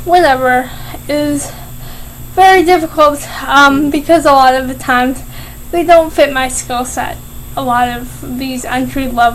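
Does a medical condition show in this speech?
Yes: cerebral palsy, mild.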